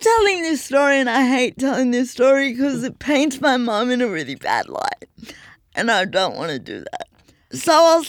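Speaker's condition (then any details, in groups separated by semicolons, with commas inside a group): Cerebral palsy; full-time wheelchair user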